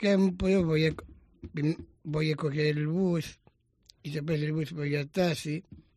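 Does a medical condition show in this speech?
Yes: Down syndrome.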